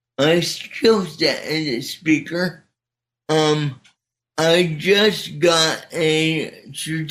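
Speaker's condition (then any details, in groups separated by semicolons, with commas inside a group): Cerebral palsy; spastic type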